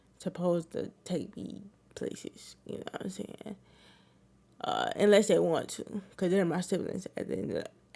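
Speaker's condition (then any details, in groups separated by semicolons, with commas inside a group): Cerebral palsy; wheelchair user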